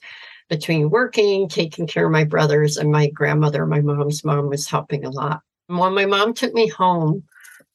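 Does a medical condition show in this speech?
Yes: severe cleft palate; congenital severe cleft, missing nose, lip, trachea and breathing problems, many surgeries incl. age 8.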